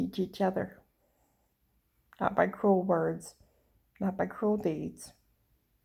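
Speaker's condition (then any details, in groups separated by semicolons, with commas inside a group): Cerebral palsy; walks flat-footed; speech noticeably atypical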